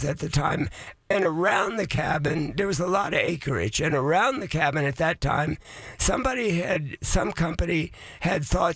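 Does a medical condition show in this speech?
Yes: voice changed after vocal cord surgery; about two years since vocal cord surgery.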